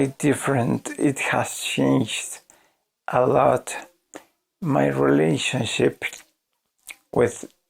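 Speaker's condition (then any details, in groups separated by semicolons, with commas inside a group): ALS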